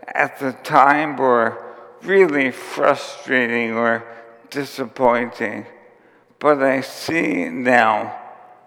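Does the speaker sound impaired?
Yes: ALS; onset with tiredness and clumsiness.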